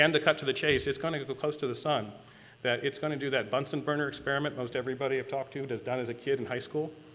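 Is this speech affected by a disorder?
No.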